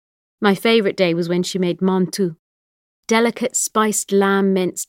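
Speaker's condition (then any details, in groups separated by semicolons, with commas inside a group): No condition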